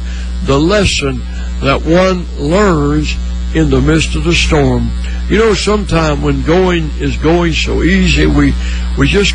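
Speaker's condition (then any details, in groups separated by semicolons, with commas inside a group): No condition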